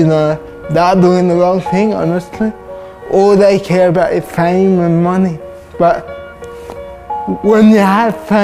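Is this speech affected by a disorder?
Yes: cerebral palsy; from birth.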